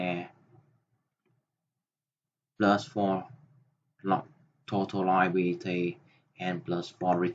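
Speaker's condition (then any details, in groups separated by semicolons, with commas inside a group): No condition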